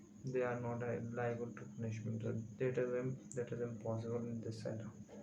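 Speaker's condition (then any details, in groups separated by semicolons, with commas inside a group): No condition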